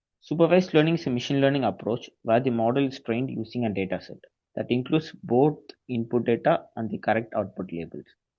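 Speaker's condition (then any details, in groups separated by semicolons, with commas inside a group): No condition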